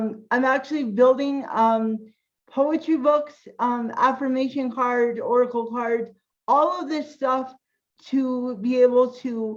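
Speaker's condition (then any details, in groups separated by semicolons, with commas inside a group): Cerebral palsy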